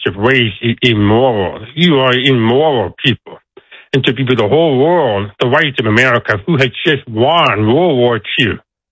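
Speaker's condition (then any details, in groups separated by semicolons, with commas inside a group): Deafness; deaf accent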